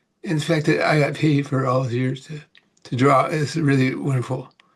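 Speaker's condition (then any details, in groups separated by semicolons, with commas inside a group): Parkinson's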